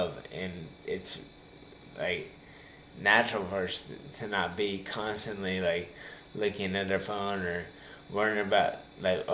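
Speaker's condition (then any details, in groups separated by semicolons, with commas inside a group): Traumatic brain injury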